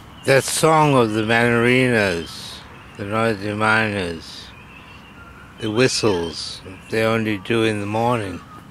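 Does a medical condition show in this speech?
Yes: slurred speech from poisoning.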